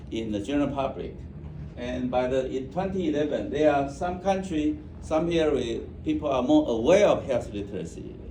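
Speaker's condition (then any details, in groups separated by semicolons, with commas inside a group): No condition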